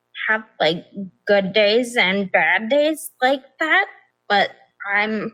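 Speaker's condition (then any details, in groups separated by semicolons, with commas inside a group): Progressive ataxia; balance problems, nerve pain; onset age 26, no treatment; affects speech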